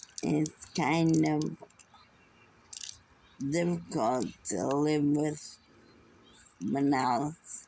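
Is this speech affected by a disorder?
Yes: muscular dystrophy.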